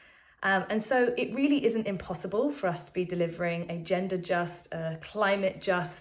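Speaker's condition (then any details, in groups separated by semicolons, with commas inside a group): No condition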